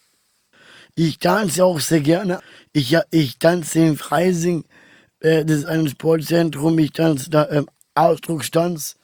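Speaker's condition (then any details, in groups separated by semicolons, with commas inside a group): Down syndrome; trisomy 21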